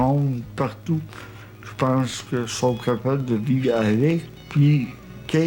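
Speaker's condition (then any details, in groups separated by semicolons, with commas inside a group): Cerebral palsy; present from birth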